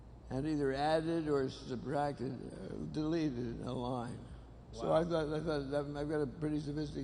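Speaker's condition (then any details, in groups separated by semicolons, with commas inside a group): Parkinson's disease; diagnosed 20 years ago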